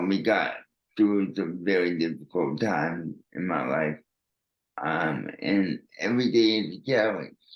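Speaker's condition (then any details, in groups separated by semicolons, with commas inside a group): Cerebral palsy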